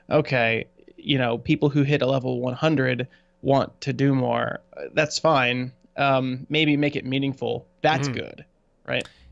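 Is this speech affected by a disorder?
No.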